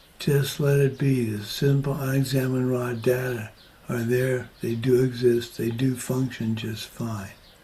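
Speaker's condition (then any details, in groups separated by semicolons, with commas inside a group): Parkinson's disease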